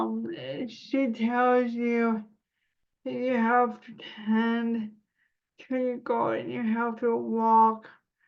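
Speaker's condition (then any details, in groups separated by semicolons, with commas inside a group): Cerebral palsy; spasticity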